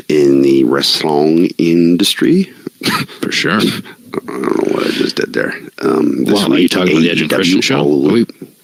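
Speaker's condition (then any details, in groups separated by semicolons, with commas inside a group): No condition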